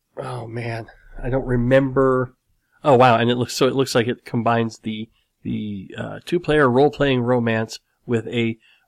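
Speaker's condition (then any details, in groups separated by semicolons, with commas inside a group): Cleft lip and palate; large dent in skull at graft site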